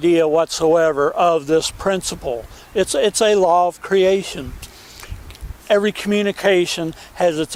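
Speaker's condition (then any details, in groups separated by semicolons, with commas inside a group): No condition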